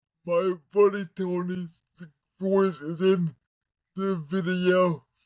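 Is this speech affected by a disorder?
Yes: cerebral palsy.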